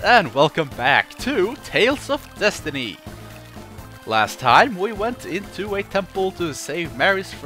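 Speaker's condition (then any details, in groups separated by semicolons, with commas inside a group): No condition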